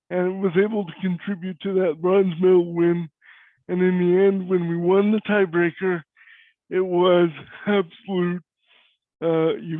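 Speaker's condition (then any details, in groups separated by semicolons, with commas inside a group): Cerebral palsy; voice is different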